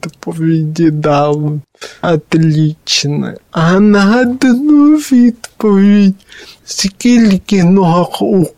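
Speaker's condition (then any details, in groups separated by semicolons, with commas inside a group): Cerebral palsy; not heard by self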